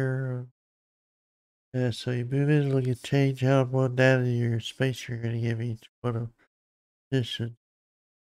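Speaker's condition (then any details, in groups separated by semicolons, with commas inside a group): Parkinson's disease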